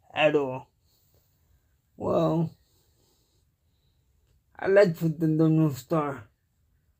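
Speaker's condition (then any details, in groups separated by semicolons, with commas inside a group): Cerebral palsy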